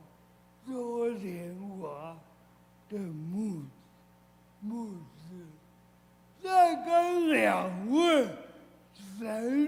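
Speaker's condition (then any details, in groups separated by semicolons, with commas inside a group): Cerebral palsy; severe, walked only at age 8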